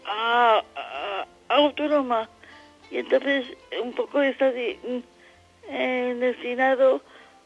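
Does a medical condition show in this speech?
Yes: cerebral palsy; infantile onset.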